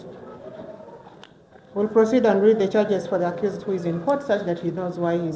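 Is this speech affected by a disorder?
No.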